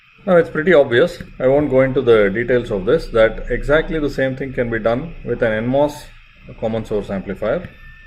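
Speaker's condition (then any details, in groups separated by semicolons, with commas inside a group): No condition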